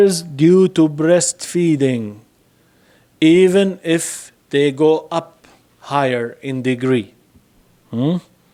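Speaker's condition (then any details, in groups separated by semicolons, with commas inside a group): No condition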